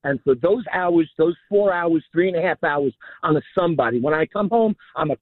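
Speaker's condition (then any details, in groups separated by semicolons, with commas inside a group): No condition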